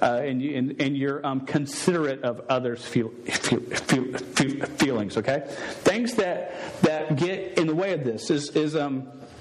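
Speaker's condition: Stuttering; long-standing stutter; repeated sounds

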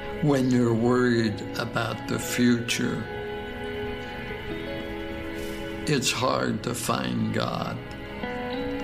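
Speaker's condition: ALS, speech-generating device

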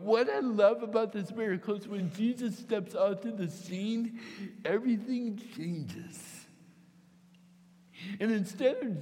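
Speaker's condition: Cerebral palsy, mild; can't speak right

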